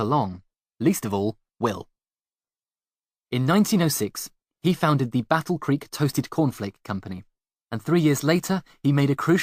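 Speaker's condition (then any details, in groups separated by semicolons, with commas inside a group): No condition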